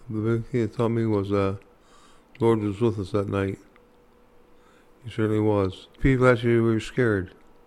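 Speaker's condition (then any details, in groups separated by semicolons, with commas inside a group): Parkinson's disease; speech affected very significantly, hard time talking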